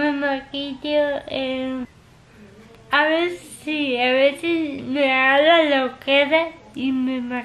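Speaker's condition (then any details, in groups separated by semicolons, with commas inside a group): Cerebral palsy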